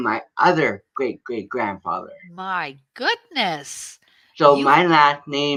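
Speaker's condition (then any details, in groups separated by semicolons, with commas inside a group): Cerebral palsy; from birth, premature birth, feet turned in, hip and leg surgeries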